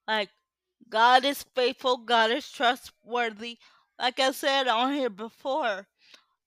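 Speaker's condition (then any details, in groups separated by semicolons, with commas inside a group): Cerebral palsy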